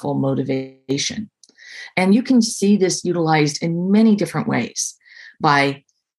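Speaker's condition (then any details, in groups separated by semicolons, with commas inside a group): No condition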